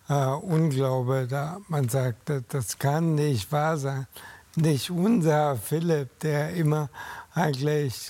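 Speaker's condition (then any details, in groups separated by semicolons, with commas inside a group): ALS; almost 10 years since diagnosis, companion Cassandra Menten, alternative therapies tried, cannot go out alone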